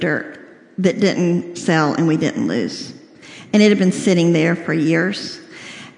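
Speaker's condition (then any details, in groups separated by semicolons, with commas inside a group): Cleft lip and palate, severe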